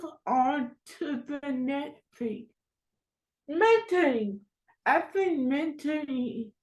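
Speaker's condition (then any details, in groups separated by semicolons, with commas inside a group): Cerebral palsy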